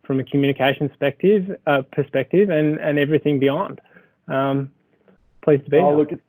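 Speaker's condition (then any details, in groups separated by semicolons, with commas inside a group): No condition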